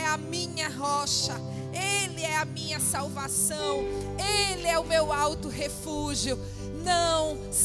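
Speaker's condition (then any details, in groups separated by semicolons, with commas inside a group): No condition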